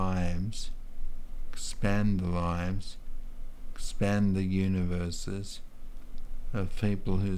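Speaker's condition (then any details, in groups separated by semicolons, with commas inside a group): Multiple sclerosis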